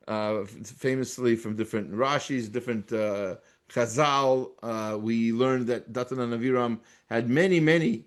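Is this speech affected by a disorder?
No.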